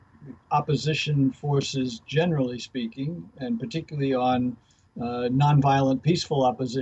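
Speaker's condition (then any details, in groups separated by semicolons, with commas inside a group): No condition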